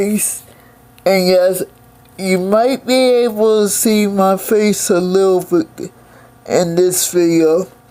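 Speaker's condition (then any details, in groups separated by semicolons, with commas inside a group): Cerebral palsy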